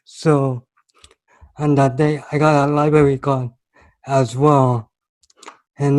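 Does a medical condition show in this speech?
Yes: cerebral palsy.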